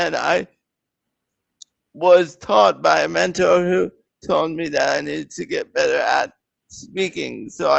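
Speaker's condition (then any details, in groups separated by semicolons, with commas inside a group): Cerebral palsy; present from birth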